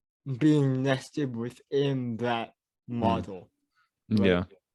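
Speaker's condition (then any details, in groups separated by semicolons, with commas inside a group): Cerebral palsy; mild speech impediment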